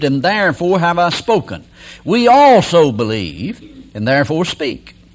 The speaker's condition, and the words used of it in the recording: No condition.